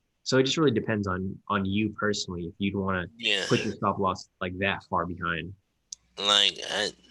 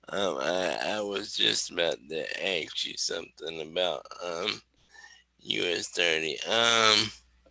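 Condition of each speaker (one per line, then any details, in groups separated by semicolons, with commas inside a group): No condition
Cerebral palsy; wheelchair user; slow operating things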